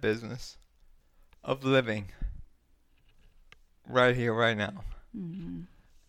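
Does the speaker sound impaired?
Yes: ALS; ALS diagnosed at 35, followed by ALS team at Nova, PEG feeding tube, needs assisted toilet transfers; recent PEG feeding tube surgery at hospital next to Nova, painful, pain meds afterward.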